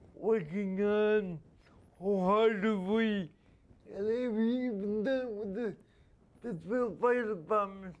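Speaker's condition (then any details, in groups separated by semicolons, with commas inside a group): Spastic quadriplegia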